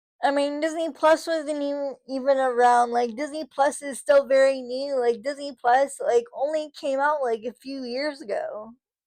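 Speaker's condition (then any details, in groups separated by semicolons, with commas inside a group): Cerebral palsy, spastic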